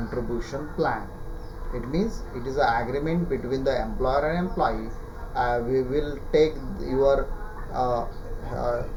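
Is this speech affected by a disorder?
No.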